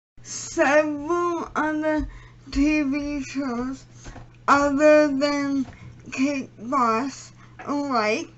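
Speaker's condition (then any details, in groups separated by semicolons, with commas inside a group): Cerebral palsy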